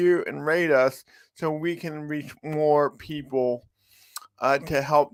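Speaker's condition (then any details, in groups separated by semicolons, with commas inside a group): Cerebral palsy; from birth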